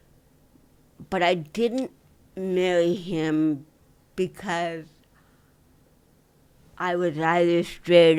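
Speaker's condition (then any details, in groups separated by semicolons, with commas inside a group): Dystonia; lifelong, neck pulls to one side, C1-C7 neck surgery after fracture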